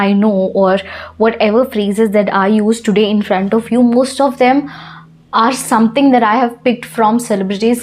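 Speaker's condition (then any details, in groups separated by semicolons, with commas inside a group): No condition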